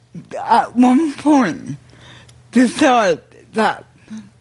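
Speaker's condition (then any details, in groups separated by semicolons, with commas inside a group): Cerebral palsy and multiple sclerosis; multiple sclerosis diagnosed later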